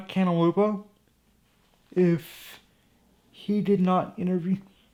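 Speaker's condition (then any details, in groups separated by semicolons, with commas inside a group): Cerebral palsy; from birth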